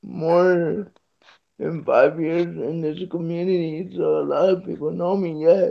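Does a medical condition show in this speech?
Yes: cerebral palsy.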